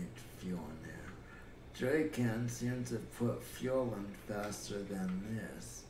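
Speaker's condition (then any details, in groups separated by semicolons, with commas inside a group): Cerebral palsy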